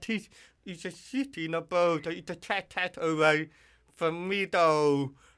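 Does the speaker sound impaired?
Yes: deafness; voice distorted when screaming at full volume, needs others' feedback on loudness.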